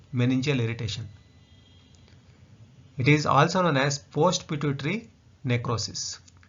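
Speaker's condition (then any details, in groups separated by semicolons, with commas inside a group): No condition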